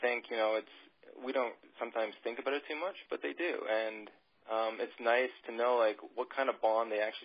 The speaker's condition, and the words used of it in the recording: No condition.